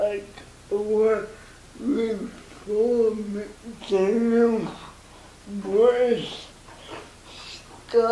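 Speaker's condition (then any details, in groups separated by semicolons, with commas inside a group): Cerebral palsy; speech impairment, cerebral palsy accent, hard to hear in noise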